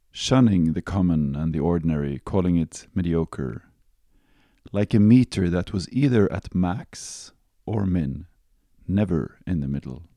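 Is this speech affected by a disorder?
No.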